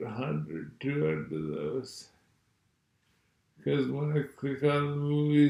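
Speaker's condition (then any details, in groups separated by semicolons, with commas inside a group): Multiple sclerosis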